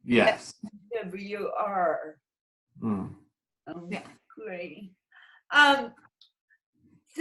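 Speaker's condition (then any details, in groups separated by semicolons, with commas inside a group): Cerebral palsy; noticeably affected speech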